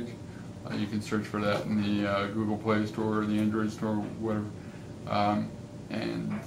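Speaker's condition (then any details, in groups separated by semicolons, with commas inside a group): Cerebral palsy; affects gait and walking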